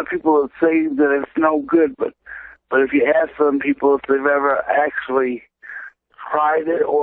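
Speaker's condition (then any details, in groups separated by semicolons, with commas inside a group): Cerebral palsy; present since birth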